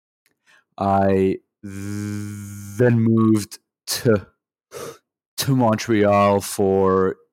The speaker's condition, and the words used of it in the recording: Stuttering. And just a quick note for the benefit of the listeners, I stutter.